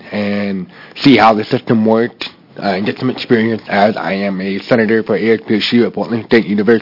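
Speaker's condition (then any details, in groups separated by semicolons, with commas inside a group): Deafness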